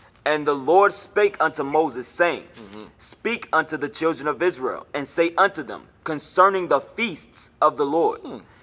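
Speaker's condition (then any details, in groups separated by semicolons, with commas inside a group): No condition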